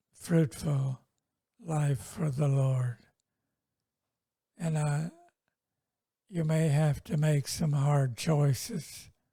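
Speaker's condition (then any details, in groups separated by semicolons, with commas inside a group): Multiple sclerosis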